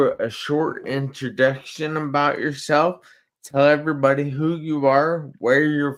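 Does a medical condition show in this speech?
Yes: traumatic brain injury.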